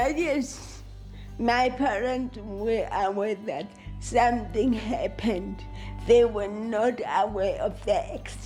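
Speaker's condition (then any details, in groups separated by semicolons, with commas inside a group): Cerebral palsy; moderate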